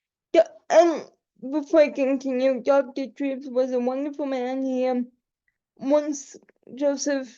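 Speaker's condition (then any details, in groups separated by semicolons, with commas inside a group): Cerebral palsy; quadriplegic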